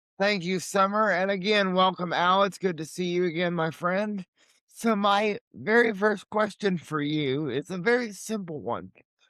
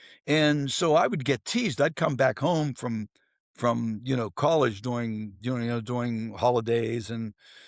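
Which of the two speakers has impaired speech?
The first: cerebral palsy; limited mobility, legs.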